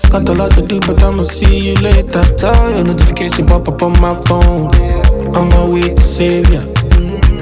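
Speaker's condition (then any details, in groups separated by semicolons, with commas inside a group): No condition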